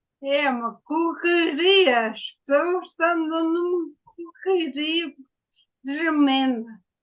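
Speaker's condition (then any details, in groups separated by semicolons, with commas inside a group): Ataxia after brain injury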